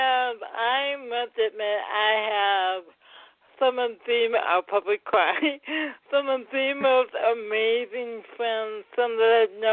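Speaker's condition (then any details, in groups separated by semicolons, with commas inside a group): Cerebral palsy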